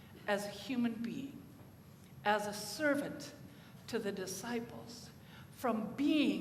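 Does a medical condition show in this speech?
No.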